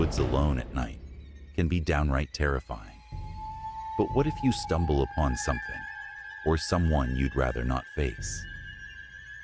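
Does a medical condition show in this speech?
No.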